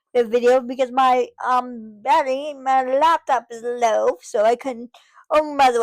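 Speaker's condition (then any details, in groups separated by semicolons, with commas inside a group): Cerebral palsy, spastic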